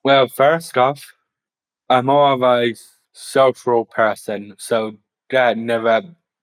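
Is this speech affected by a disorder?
Yes: Down syndrome; later diagnosed with autism.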